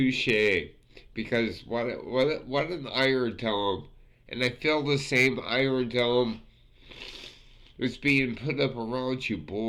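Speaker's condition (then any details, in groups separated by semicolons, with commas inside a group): Multiple sclerosis; affects fingers; about 20 years since diagnosis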